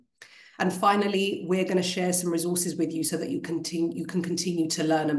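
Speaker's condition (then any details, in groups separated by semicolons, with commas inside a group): No condition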